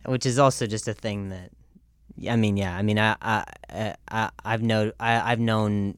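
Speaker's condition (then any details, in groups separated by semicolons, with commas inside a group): Stutter; significant speech impediment; speaks for a living as stand-up comic; repeated sounds, repeated words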